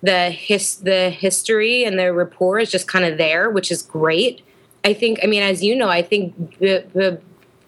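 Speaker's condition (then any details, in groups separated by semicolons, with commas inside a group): Stuttering; very covert until 6-7 years ago, therapy with Catherine Montgomery, American Institute for Stuttering; occasionally gets really stuck, particularly hard blocks, mostly less physical effort, stuttering amount unchanged; repeated sounds, repeated words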